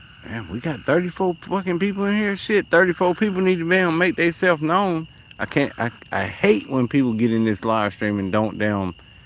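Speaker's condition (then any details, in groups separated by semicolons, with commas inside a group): No condition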